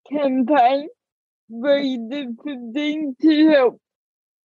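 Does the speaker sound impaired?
Yes: ataxic cerebral palsy; diagnosed at age two, affects walking and fingers, therapy can help improve; speech audibly affected.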